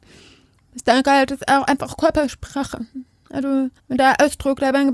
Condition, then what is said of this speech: Deafness. Ich glaube, auch so meine Stimme schon anders.